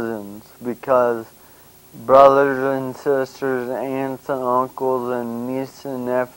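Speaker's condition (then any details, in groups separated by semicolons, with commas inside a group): Brain injury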